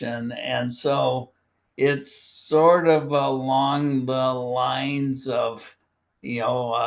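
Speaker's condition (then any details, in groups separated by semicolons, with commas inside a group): Primary lateral sclerosis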